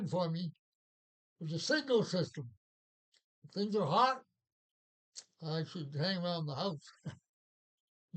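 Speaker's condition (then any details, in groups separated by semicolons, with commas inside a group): Parkinson's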